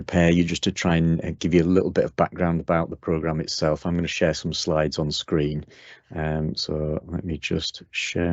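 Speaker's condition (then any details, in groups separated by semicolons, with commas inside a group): No condition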